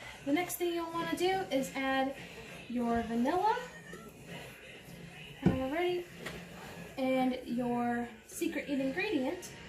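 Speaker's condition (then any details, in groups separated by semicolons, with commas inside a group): No condition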